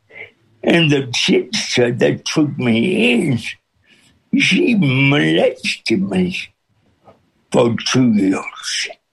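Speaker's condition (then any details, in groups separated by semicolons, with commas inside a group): Cerebral palsy with speech impediment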